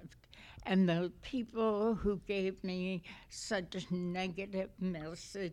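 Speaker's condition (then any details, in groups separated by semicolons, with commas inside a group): Essential tremor; essential tremor affecting voice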